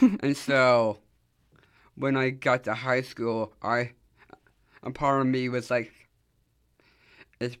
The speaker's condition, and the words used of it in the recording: Down syndrome. I'm able to do public speaking.